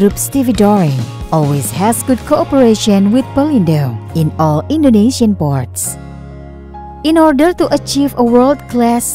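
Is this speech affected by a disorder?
No.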